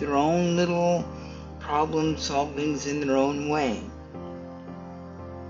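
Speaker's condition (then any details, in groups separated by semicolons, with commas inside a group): Cerebral palsy; stiff muscles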